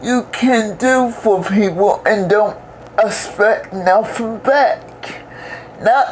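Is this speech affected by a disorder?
Yes: cerebral palsy; most of life.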